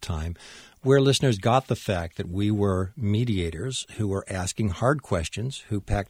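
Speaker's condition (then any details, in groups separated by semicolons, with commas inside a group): No condition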